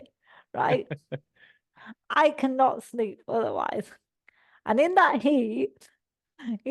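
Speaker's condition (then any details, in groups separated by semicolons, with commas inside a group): Cerebral palsy; all four limbs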